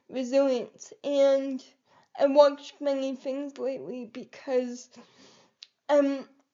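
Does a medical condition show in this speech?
Yes: cerebral palsy; able to articulate and speak.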